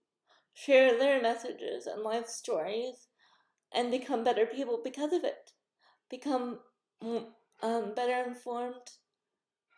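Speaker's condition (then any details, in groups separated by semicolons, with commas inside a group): Cerebral palsy; stroke at birth, premature, spasticity, fine motor and transfer difficulty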